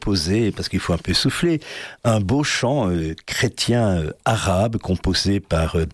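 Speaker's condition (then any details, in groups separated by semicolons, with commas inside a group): No condition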